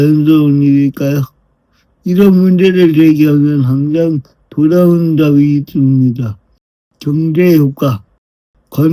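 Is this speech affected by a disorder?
Yes: brain lesion disability.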